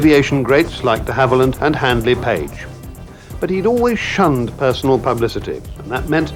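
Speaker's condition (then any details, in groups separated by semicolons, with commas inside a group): No condition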